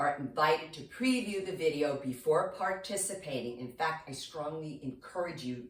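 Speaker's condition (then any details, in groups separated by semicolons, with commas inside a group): No condition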